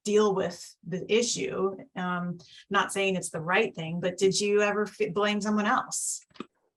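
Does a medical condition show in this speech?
No.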